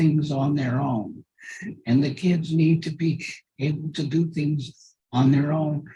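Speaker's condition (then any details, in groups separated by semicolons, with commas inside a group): Cerebral palsy; from birth; mild in childhood, worsened quickly from teens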